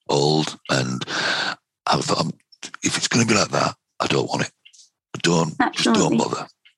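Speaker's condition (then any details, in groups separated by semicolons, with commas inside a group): Vocal cord cancer, head and neck cancer, right vocal cord; normal voice kept, earlier voice croaky, weak, vanishing, breathing restricted, night choking, difficult intubation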